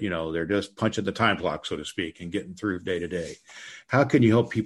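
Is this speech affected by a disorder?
No.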